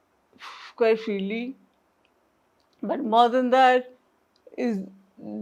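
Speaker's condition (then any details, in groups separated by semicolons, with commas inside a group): Traumatic brain injury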